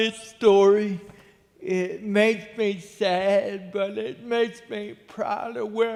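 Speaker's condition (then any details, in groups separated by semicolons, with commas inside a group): Cerebral palsy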